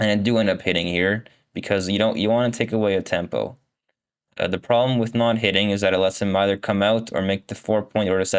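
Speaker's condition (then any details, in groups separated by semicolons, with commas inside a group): No condition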